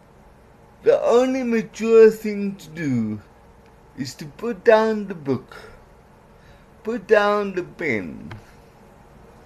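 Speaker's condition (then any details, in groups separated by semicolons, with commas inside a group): Cerebral palsy; legs affected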